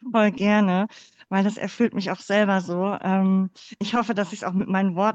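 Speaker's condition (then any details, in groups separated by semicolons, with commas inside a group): Cleft palate; congenital, born in former GDR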